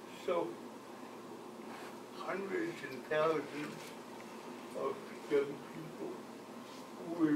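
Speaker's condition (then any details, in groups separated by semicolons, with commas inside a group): Cerebral palsy; from birth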